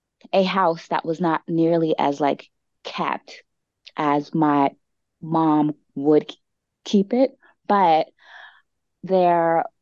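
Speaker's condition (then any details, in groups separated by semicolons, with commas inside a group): Stuttering; prolonged sounds, blocks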